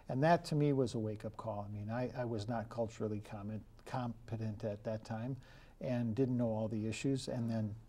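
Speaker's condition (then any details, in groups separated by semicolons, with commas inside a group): No condition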